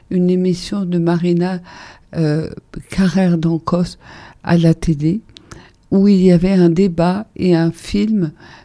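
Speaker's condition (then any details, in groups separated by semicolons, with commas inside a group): ALS (Charcot's disease); breathing difficulties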